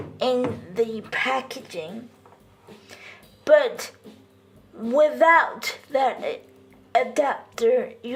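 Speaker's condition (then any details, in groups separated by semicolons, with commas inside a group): Cerebral palsy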